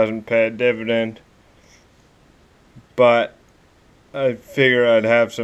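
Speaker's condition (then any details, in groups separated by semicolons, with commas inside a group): Cerebral palsy; spastic, affects walking and legs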